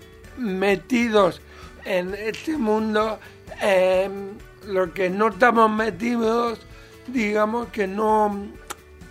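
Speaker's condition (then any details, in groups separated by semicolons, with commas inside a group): Cerebral palsy; present from birth, brain damage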